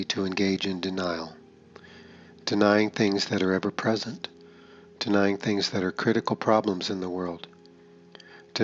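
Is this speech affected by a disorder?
No.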